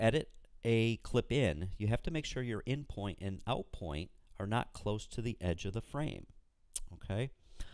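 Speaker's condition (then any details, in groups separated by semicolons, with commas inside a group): No condition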